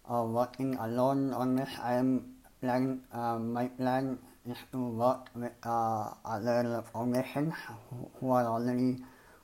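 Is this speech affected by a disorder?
Yes: cleft palate and lip; congenital cleft lip and palate, repeated speech-improving surgeries.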